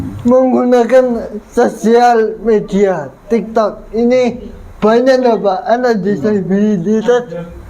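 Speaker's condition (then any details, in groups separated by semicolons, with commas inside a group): Cerebral palsy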